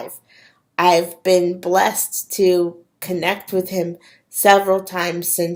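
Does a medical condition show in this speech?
Yes: cerebral palsy.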